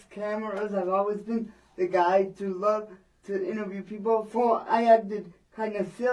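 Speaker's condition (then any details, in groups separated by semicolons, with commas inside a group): Cerebral palsy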